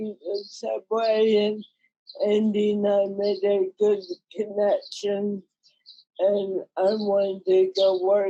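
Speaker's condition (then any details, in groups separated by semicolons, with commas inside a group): Cerebral palsy; mild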